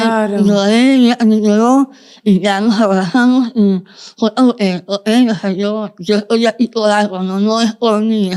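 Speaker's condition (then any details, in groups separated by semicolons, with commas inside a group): Moebius syndrome, congenital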